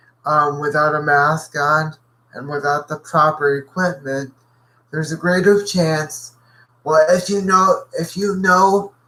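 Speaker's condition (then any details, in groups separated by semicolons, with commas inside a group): Cerebral palsy; muscles very tight today; cannot talk today due to tight muscles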